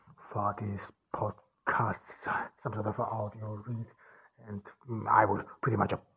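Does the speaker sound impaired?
Yes: stuttering; cause unknown, only one in family who stutters, german mother tongue, born in austria; seen as an obstacle to recording audiobooks; here blocks.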